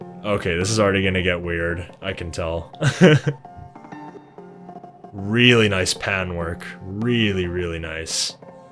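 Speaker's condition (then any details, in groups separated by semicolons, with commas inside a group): No condition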